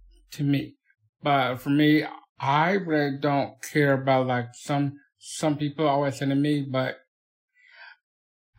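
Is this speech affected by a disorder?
Yes: Down syndrome.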